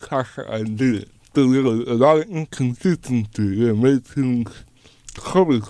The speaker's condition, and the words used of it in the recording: Cerebral palsy. He lives with cerebral palsy and dystonia, which can make speech and note-taking difficult.